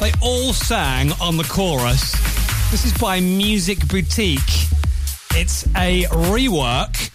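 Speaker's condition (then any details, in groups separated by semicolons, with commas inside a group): No condition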